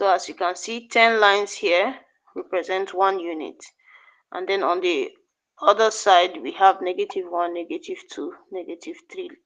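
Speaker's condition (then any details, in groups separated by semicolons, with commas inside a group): No condition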